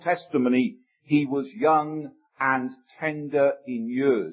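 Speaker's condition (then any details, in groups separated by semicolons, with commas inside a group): No condition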